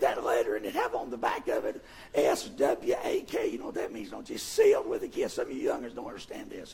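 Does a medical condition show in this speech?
Yes: vocal fold paralysis, bilateral; speaks with false vocal folds; Kermit-the-Frog-like.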